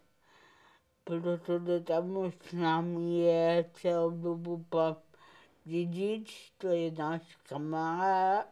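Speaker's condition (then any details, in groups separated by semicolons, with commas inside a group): Cerebral palsy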